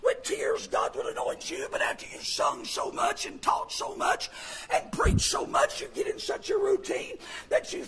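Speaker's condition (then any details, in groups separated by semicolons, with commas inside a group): Vocal fold paralysis, bilateral; speaks with false vocal folds; both vocal cords paralyzed, do not come together, move or vibrate, false folds compensate for voicing; voice worse than before, Kermit-the-Frog-like, irritating, pushes much air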